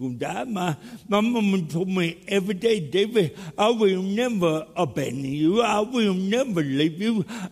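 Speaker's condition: Cerebral palsy; speech impediment

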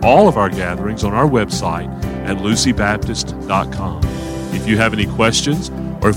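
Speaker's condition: No condition

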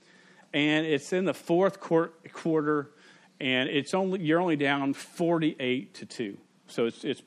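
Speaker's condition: Stuttering; much worse through school years, variable with bad days; pretty fluent currently; pretty fluent now, some days unable to say own name; repeated sounds, repeated words

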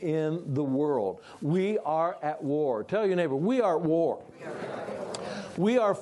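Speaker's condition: No condition

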